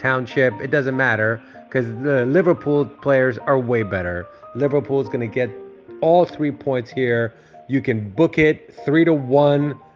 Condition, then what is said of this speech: No condition.